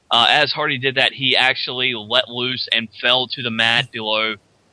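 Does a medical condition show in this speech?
No.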